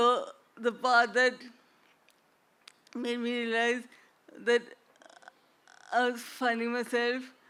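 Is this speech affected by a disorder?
Yes: traumatic brain injury; speech fully slurred early, much improved now.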